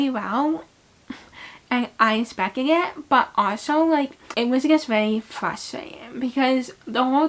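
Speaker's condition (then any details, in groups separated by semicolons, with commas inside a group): Cerebral palsy; had speech therapy at school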